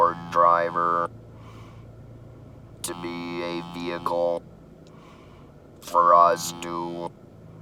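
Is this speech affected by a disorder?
Yes: laryngectomy after laryngeal cancer.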